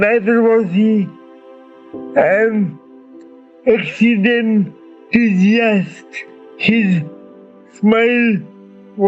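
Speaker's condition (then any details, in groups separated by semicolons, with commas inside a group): Cerebral palsy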